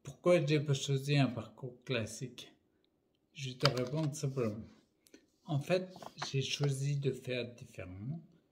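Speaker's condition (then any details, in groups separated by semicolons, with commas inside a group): Primary progressive multiple sclerosis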